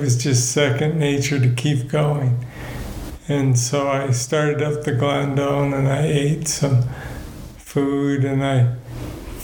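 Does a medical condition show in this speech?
Yes: Parkinson's disease; tasks take much longer.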